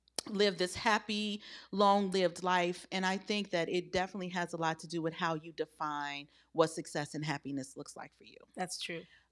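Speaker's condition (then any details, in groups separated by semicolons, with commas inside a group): No condition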